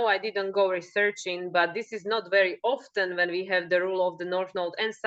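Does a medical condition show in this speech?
No.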